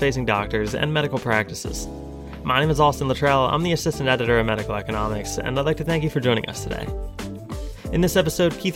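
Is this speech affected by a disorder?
No.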